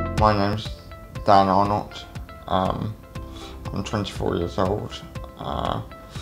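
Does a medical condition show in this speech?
Yes: cerebral palsy.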